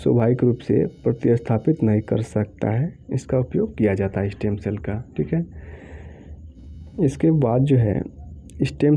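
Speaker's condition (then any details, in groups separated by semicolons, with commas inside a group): No condition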